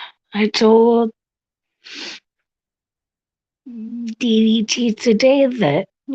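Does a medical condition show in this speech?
Yes: cerebral palsy; affects walking.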